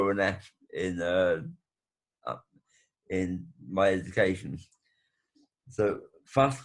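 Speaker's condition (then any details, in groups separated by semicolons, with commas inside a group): Brain bleed with facial paralysis; needed NG tube after bleed, jaw tightness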